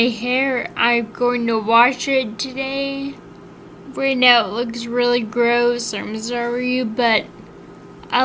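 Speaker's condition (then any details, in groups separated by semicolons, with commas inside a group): Friedreich's ataxia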